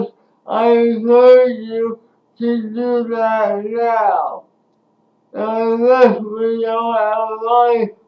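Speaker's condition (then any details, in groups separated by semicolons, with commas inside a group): Speech impairment after birth surgery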